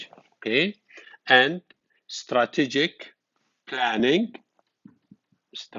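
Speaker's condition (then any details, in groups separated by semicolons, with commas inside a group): No condition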